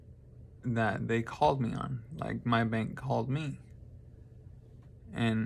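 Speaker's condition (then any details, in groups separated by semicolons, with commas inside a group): Traumatic brain injury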